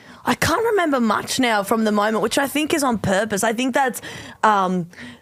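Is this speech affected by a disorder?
No.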